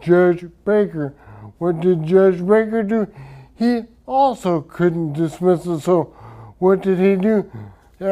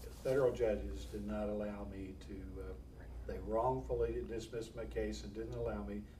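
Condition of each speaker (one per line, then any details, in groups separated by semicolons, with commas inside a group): Traumatic brain injury; severe head injury, coma; many years since injury, gradual improvement over decades; speech affected
No condition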